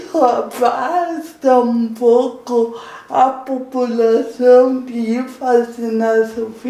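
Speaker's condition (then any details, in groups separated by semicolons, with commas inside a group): Cerebral palsy; impaired diction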